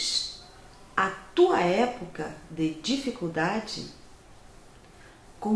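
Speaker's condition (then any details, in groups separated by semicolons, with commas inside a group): No condition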